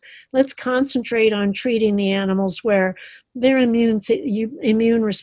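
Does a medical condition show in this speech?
No.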